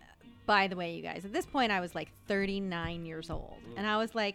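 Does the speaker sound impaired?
No.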